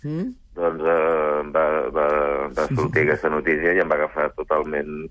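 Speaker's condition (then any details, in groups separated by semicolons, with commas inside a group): No condition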